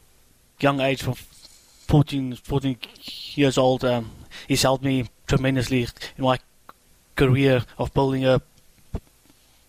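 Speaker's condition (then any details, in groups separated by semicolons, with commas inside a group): Stutter; childhood onset after rat poison ingestion and near-fatal hospitalization, Dr. Bird, Blank Center: genetic, incurable; adult, stuttering over 20-25 years, learned four years ago not curable; severe in childhood, withdrew socially, avoided telephone and public speaking; repeated words, prolonged sounds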